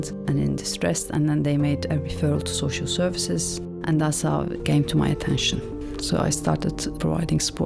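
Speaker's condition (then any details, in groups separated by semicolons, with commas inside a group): No condition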